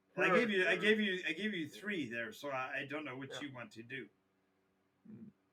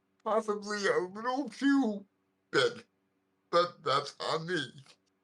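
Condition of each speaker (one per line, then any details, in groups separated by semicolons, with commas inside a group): No condition
Cerebral palsy; right side weaker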